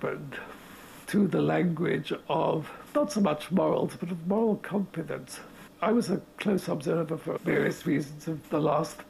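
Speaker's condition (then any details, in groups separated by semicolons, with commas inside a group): Motor neurone disease; terminal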